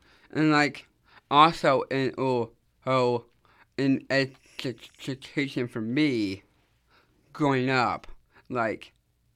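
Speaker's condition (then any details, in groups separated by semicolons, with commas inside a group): Down syndrome; able to do public speaking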